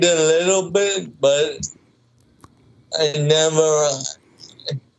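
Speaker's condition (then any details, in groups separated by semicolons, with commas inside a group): Cerebral palsy, mild; light case, muscles weak but working, cognition unaffected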